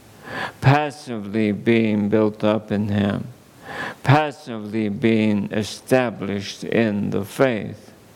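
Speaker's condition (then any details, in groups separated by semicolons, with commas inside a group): ALS; under neurologist care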